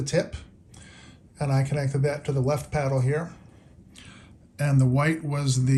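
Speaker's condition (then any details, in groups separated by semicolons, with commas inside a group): No condition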